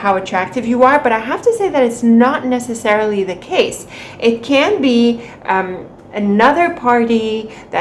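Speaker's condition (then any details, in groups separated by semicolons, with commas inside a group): No condition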